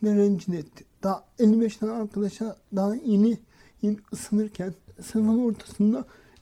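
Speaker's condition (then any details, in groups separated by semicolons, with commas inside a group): Cerebral palsy; from birth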